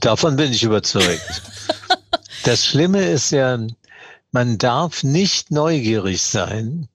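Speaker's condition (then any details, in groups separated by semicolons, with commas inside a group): Parkinson's disease; diagnosed 2016 at age 75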